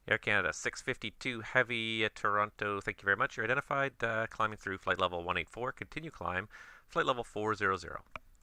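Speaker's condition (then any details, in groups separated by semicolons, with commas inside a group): No condition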